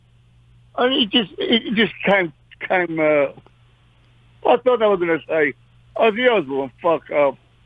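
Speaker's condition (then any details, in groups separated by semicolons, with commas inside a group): Parkinson's disease; long duration, mild case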